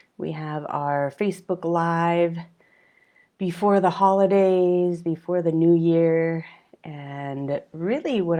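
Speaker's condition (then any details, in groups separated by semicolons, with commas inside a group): No condition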